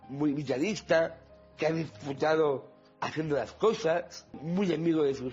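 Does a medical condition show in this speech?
Yes: Down syndrome; man aged 43, features noted from birth.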